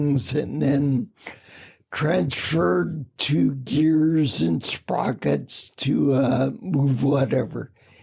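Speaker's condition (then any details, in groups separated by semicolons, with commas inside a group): Spinocerebellar ataxia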